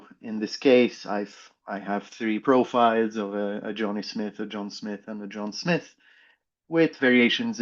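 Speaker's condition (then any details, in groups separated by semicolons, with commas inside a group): No condition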